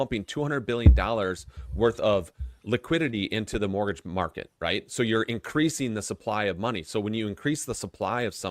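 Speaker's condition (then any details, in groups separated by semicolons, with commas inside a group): No condition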